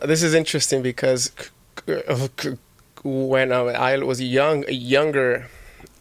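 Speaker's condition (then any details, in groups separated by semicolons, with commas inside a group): Stuttering; stutter and speech impediment from birth, improved gradually, not expected to fully go away; still stutters, improved over time, talking publicly a big challenge; much worse in childhood, once could not say a single sentence, hit head from frustration; repeated sounds, blocks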